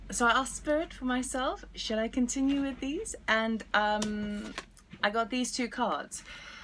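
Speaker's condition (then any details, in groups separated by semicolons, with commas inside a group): No condition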